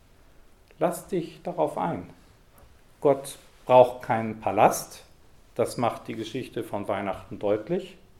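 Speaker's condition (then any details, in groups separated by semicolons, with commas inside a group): No condition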